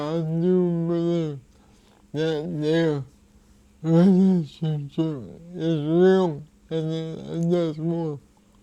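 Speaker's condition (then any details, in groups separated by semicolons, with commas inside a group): Cerebral palsy; poor meal posture affects swallowing, sitting straighter helps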